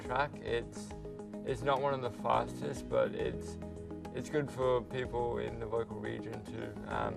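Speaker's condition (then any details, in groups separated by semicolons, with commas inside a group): Cerebral palsy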